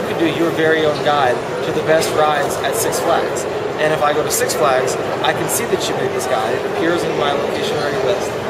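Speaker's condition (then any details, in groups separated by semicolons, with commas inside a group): No condition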